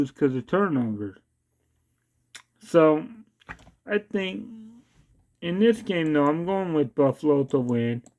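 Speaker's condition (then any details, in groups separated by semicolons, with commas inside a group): Cerebral palsy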